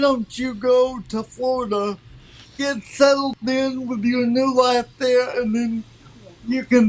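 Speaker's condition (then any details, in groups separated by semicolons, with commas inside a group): Cerebral palsy; from birth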